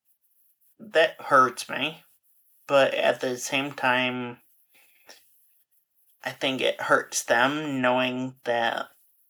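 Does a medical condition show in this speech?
Yes: Friedreich's ataxia; diagnosed at age 17 or 18 in final high school year, earlier uncoordinated and clumsy, progressive.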